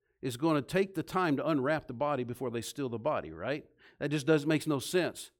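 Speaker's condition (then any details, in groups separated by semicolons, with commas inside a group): No condition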